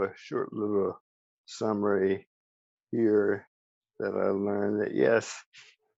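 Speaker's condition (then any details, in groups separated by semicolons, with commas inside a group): ALS; speech still preserved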